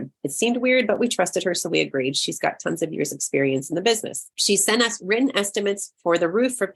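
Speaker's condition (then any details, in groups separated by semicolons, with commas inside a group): No condition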